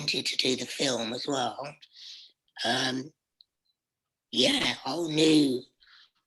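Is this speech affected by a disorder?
Yes: laryngectomy; voice box surgically removed.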